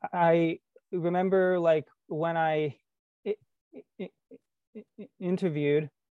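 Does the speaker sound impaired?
Yes: stuttering; man aged 23, long history of avoiding communication; discloses stutter openly, working on reducing avoidance; difficult to communicate fluently, rarely fluent even after disclosing stutter; here blocks.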